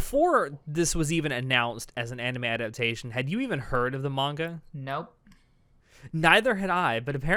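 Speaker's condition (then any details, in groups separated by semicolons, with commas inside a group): No condition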